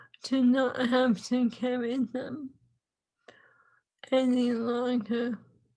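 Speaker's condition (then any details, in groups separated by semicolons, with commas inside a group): ALS; swallowing lost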